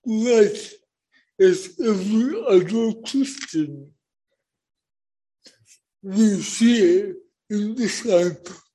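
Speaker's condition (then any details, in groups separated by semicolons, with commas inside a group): Cerebral palsy; born not breathing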